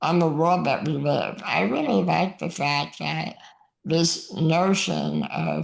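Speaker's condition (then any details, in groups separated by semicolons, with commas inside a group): Muscular dystrophy; no use of arms or legs, uses wheelchair; very physically weak; may need microphone to be heard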